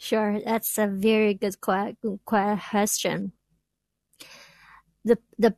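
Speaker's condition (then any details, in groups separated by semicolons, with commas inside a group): Stuttering; speech therapy sought to gain fluency, first pathologist Dr. Merson at local hospital said no cure; repeated sounds, prolonged sounds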